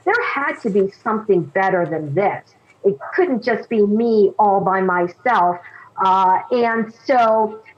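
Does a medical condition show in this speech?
No.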